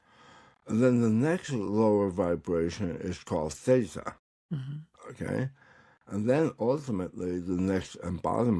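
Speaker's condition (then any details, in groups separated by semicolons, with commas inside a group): Tongue cancer; recovering, tongue exercises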